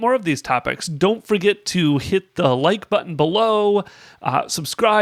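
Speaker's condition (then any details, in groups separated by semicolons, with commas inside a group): No condition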